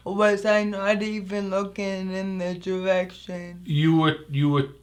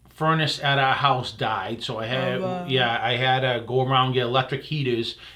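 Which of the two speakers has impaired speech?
The first: anoxic brain injury; anoxic, 23 minutes without oxygen, service dog for balance; past unresponsive phase, reached 3 hours daily therapy; tongue protrusion limited while unresponsive, had speech therapy.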